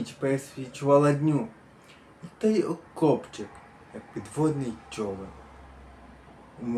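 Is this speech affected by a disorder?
Yes: cerebral palsy.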